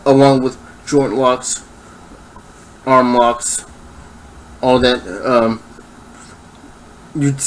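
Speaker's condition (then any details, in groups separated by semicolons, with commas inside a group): Cerebral palsy, spastic diplegia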